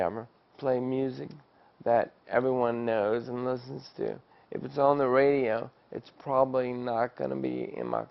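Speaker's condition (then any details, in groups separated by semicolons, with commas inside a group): ALS; after diagnosis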